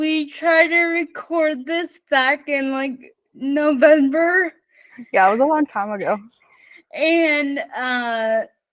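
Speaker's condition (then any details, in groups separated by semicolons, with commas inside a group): Spastic cerebral palsy, mixed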